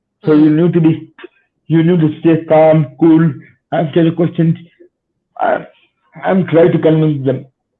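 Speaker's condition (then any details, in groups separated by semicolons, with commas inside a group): Cerebral palsy; spastic type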